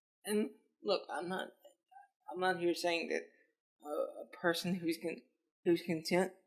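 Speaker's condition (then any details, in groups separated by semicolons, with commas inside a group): Cerebral palsy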